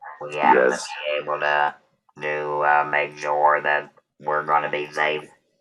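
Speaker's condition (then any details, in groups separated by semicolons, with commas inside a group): Total laryngectomy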